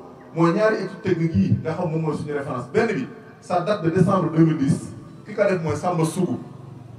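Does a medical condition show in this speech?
No.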